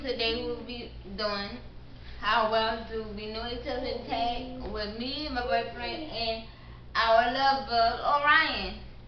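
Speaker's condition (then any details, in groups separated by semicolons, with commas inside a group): Cerebral palsy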